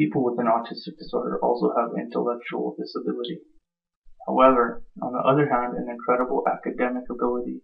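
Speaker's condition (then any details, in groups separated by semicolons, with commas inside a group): No condition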